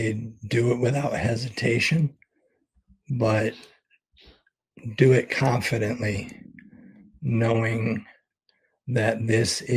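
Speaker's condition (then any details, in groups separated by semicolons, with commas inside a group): ALS; expects to lose voice very soon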